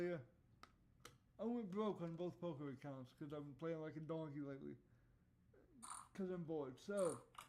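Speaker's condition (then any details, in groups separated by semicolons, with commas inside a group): Cerebral palsy; voice tone sometimes odd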